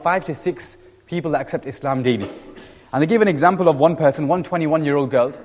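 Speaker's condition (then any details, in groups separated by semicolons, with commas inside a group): No condition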